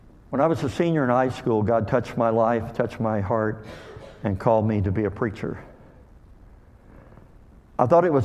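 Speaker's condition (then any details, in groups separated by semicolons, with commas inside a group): Cleft lip and palate; called hair lip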